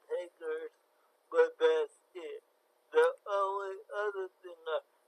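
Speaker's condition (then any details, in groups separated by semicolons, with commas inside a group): Cerebral palsy; from birth, born very premature, affects fine motor skills, cognition unaffected; difficulty tying shoes and writing, types everything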